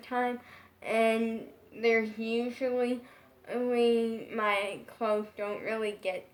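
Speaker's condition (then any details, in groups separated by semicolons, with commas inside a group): Brain injury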